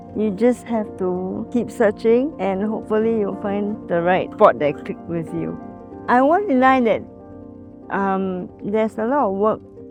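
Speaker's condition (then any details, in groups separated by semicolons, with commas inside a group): Cerebral palsy; from birth, mainly affects movement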